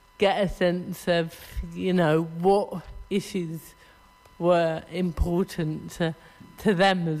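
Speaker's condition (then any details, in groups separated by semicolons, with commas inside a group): Cerebral palsy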